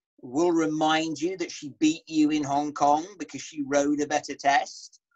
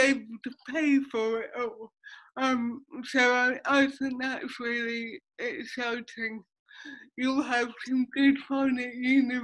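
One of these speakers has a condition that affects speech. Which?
The second: cerebral palsy.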